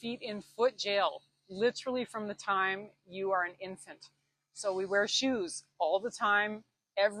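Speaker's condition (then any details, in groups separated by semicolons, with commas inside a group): No condition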